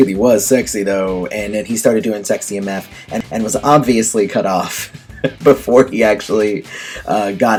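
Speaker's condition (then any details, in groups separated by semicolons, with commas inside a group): No condition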